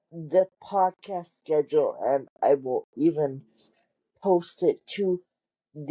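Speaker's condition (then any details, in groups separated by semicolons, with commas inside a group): Cerebral palsy; wheelchair user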